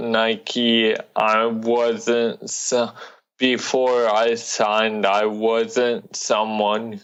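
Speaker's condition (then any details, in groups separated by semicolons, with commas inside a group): Cerebral palsy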